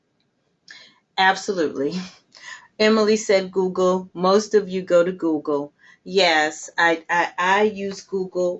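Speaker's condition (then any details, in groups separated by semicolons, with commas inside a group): No condition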